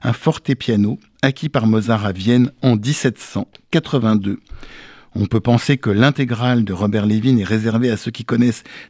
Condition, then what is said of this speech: None; typical speech.